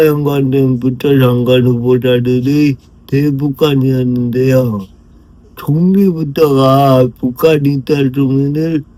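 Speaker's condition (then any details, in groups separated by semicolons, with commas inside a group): Brain lesion disability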